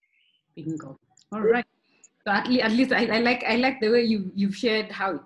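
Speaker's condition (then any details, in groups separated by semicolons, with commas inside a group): No condition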